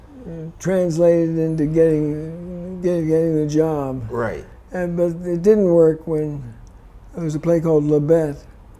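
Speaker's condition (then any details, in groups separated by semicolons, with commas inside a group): Parkinson's disease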